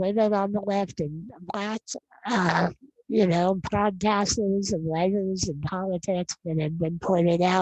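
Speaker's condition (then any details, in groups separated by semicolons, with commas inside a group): Non-progressive muscular dystrophy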